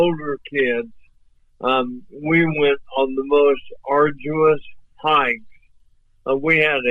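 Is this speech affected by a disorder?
Yes: ALS; voice off but clear and understandable.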